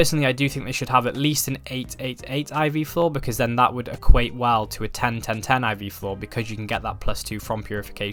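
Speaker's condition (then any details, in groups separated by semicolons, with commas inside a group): No condition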